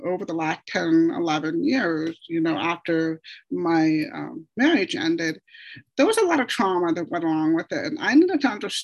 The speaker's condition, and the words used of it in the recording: Deafness. Do people try to guess where your accent's from?